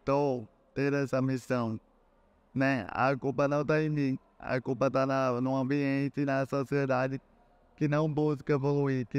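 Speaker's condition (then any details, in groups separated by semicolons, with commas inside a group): Cerebral palsy; meningitis at age three; relearned talking after onset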